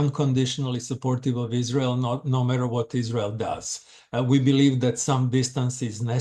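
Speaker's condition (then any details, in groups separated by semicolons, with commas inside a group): No condition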